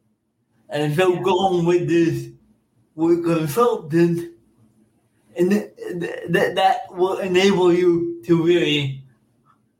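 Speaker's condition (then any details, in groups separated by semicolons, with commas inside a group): Cerebral palsy; school speaking device declined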